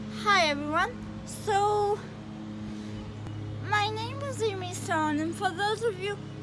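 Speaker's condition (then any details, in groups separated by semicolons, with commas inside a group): Cerebral palsy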